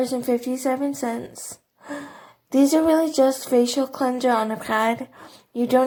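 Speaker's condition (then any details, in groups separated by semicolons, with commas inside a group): Cerebral palsy, athetoid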